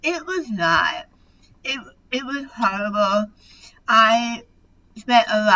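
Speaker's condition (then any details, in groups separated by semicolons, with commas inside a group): Tongue cancer surgery; over half of tongue removed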